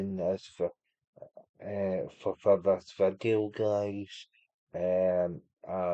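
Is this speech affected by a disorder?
Yes: cerebral palsy; unable to walk.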